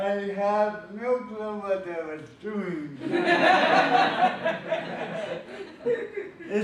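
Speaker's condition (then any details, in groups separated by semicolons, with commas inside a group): Cerebral palsy; speech impediment, different speech pattern, voice hard to understand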